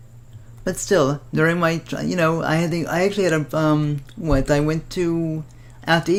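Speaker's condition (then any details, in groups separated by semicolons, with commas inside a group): Cerebral palsy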